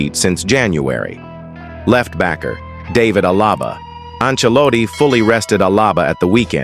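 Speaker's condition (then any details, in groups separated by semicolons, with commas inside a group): No condition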